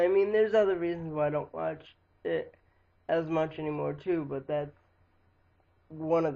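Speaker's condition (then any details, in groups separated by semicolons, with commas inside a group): Cerebral palsy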